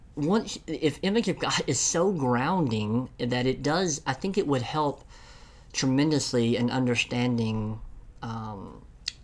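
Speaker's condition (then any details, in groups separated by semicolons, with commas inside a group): Cleft lip and palate; congenital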